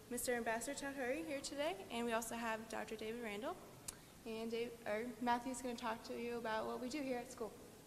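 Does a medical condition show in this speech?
No.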